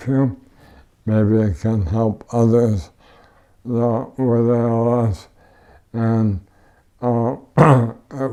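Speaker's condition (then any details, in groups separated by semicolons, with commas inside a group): ALS; tracheotomy, ventilator, wheelchair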